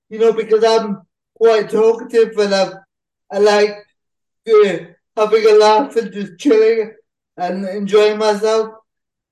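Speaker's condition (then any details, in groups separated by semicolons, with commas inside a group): Cerebral palsy; uses a wheelchair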